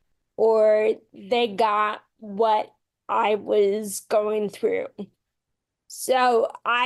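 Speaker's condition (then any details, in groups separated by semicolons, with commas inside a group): Friedreich's ataxia; motor skills and speech affected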